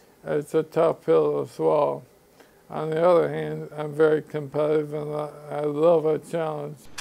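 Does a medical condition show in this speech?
Yes: ALS; onset left hand and arm.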